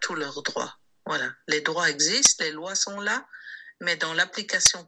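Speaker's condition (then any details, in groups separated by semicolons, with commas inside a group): No condition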